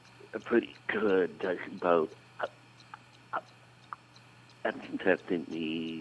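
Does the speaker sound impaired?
Yes: stuttering; stuttering since grade one or two, lifelong, now about 70; still stutters, takes phone calls about stuttering, makes many personal calls; stutters openly, accepts stuttering as part of self; here repeated sounds, blocks.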